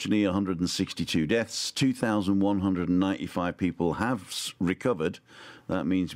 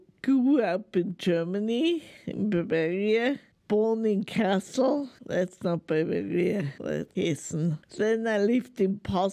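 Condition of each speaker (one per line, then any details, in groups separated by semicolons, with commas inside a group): No condition
Multiple sclerosis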